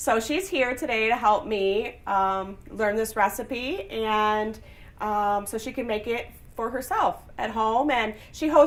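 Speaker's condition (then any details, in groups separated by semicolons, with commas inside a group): No condition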